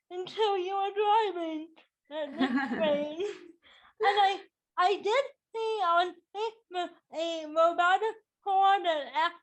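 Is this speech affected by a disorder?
Yes: cerebral palsy, spastic.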